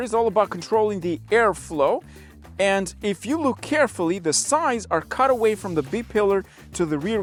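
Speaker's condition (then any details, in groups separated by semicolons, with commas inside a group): No condition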